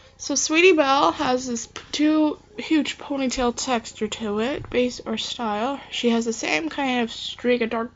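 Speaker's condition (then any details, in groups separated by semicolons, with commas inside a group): No condition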